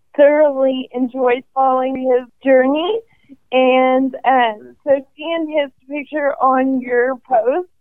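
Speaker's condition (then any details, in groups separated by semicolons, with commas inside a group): ALS; 18 months to diagnosis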